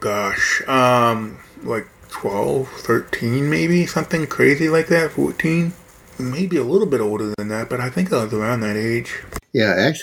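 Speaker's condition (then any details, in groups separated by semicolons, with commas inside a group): Hearing loss; left ear not implanted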